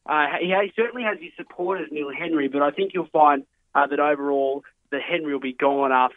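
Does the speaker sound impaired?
No.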